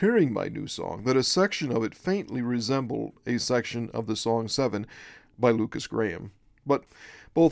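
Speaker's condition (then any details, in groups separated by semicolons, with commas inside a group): No condition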